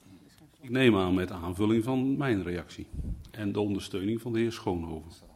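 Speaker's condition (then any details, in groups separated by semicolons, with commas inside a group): No condition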